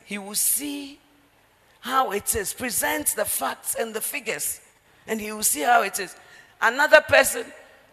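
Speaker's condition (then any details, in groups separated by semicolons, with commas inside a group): No condition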